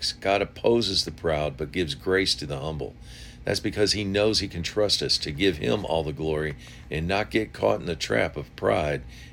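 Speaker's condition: No condition

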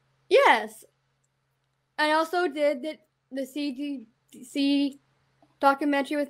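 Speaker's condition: Down syndrome; visible disability

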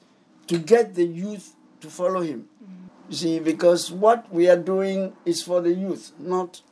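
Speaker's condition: No condition

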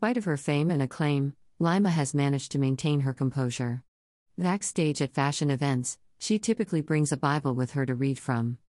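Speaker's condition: No condition

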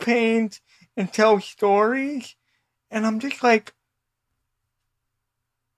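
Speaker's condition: Cerebral palsy; has had to adapt entire life

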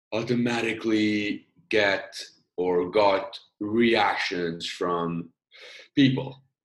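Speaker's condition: Stutter; stutter from young age, intensified in teenage years; uses breathing technique learned on speech course in UK; audible stutter now, unusual sound, listeners react with surprise, confusion or discomfort; repeated sounds

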